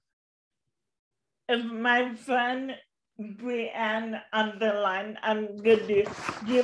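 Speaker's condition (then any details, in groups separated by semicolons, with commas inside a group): Cerebral palsy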